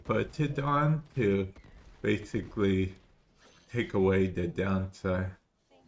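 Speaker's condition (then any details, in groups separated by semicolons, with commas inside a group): Cerebral palsy; affects speech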